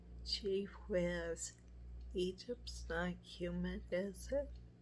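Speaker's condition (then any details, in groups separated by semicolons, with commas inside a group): MS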